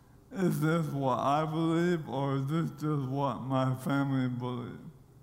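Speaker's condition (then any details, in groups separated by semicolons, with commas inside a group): ALS; diagnosed during pro football career in Nashville after loss of strength, speed and weight; progressive, continuing to lose abilities, physically changed, seen crawling on stage, fears last public speech; losing ability to speak clearly, voice does not sound as expected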